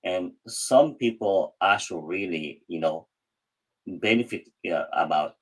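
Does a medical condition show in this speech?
Yes: cleft palate; cleft palate since childhood, speech practiced for many hours at home over years; hard to speak growing up, could not say every word even in high school, mocked for speech.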